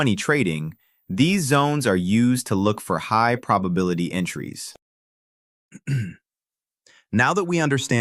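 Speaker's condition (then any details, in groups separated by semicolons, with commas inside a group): No condition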